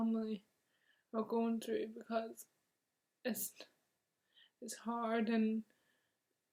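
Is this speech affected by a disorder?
Yes: motor neurone disease; onset in left hand; three years since diagnosis.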